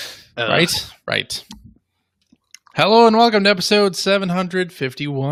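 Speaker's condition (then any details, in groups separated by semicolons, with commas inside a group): No condition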